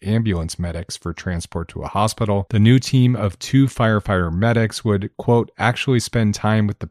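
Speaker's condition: No condition

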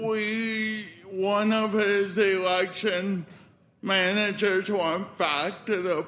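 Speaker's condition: Spastic cerebral palsy; obviously affected since childhood, much speech therapy, sounded asleep on phone, may be taken as drunk

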